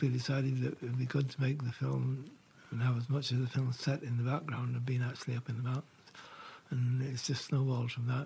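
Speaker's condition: Parkinson's; diagnosed about 4 years ago; no typical shaking, very focused walking, symptoms held off through meditation, wife Laurie does 95% of chores

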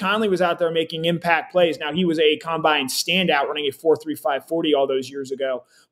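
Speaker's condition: No condition

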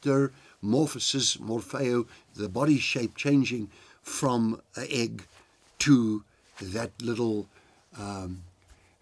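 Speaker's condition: No condition

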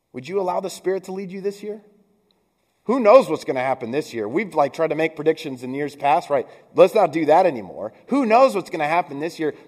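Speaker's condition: No condition

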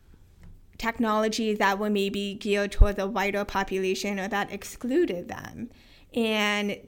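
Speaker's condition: Hearing loss with cochlear implants; pretty good speech and listening comprehension in childhood, kept on speech path

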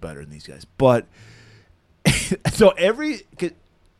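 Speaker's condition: No condition

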